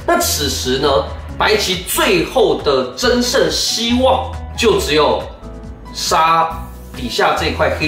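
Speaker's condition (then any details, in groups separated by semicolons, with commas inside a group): No condition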